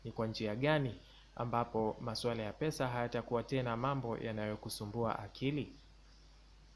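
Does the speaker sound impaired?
No.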